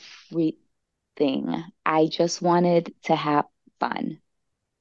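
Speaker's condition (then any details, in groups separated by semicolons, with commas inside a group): Stuttering; discloses stutter at start of conversations; blocks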